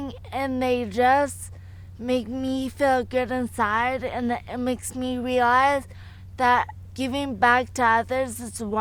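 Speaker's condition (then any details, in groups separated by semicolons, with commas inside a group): Neurological injury after ecstasy; slow speech, problems speaking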